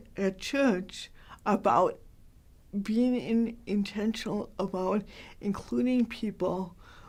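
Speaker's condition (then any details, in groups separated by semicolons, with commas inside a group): Cerebral palsy; very mild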